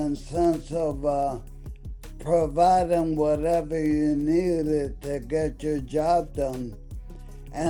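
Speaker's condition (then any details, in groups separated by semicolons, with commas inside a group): ALS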